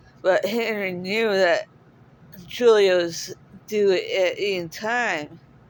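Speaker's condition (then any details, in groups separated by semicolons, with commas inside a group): Cerebral palsy; speaks differently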